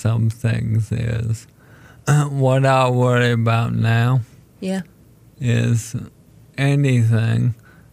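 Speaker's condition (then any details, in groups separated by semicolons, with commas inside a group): ALS; diagnosed almost 4 years ago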